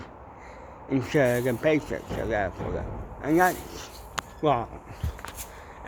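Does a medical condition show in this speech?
Yes: cerebral palsy; mild, ataxic type.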